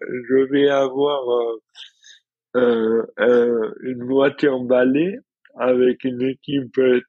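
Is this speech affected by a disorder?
Yes: dystonia; receives injections, more pain before injection, improved balance, no longer falls.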